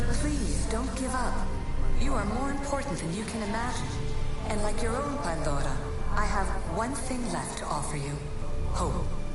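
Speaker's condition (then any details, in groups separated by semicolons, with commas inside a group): No condition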